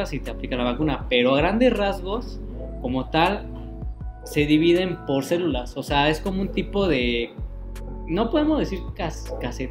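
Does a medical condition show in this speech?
No.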